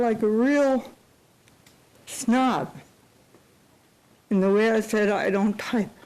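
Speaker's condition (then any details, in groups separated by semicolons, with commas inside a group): Cerebral palsy; unable to type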